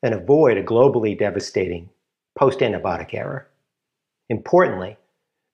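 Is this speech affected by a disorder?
No.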